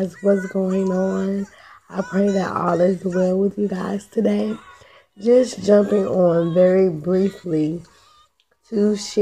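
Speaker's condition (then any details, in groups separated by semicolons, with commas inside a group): Cerebral palsy, spastic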